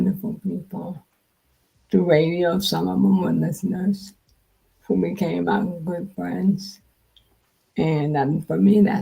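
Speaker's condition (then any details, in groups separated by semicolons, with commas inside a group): Multiple sclerosis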